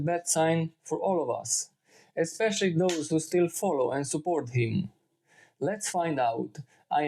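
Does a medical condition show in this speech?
No.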